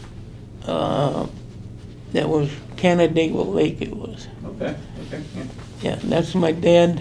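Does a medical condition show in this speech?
Yes: traumatic brain injury.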